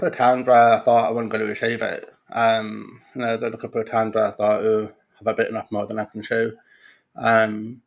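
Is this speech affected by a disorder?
Yes: profound deafness; talks despite consultant predicting no speech and need for sign language.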